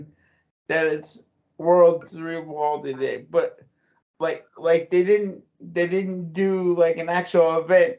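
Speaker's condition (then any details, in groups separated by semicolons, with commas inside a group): Cerebral palsy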